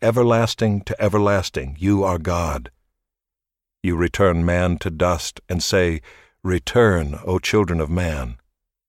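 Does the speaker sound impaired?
No.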